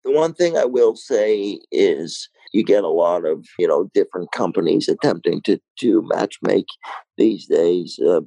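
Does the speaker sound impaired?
Yes: cerebral palsy, mild.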